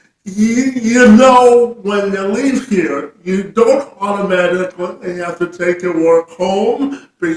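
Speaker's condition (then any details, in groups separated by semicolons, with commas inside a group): Cerebral palsy; present from birth, unable to walk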